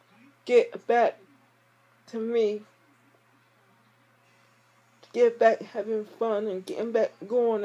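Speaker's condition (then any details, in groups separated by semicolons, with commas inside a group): Speech impairment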